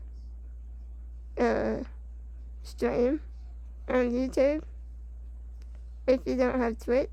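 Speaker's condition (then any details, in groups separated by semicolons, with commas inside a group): Spinal muscular atrophy type 2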